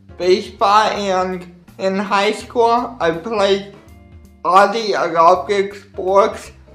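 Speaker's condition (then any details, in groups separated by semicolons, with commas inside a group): Cerebral palsy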